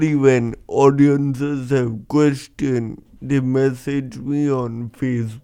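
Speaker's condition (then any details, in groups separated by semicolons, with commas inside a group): Cerebral palsy; congenital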